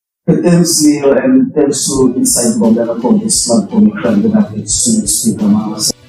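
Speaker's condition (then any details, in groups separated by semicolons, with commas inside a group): No condition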